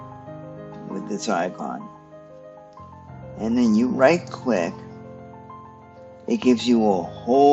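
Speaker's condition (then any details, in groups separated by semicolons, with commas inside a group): Cerebral palsy; stiff muscles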